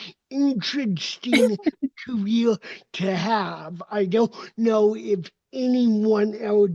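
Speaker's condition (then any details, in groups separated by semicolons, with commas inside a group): Cerebral palsy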